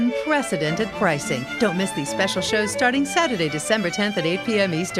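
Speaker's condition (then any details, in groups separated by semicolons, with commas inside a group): No condition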